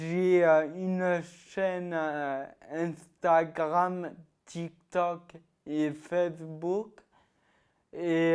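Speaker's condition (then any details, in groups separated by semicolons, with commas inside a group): Ataxia-telangiectasia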